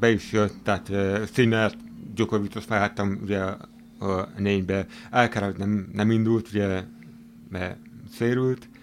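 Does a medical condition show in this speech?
Yes: hearing impairment.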